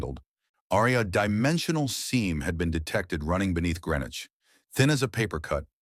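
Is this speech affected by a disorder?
No.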